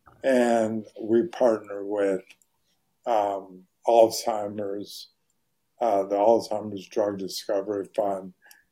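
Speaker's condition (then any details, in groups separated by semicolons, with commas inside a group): ALS; voice very hoarse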